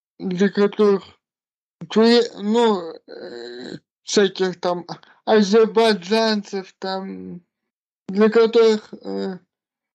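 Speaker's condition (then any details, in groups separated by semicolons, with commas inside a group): Cerebral palsy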